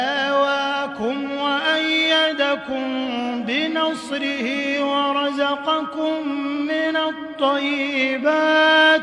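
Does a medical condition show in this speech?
No.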